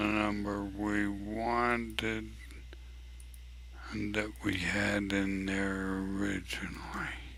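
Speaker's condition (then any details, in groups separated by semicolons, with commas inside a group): ALS; abnormally slow voice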